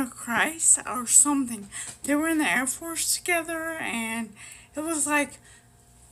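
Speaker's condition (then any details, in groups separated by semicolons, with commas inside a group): Brain injury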